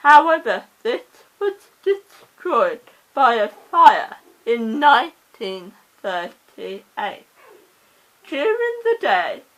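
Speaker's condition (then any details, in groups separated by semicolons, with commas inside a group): Cerebral palsy; oxygen starvation at birth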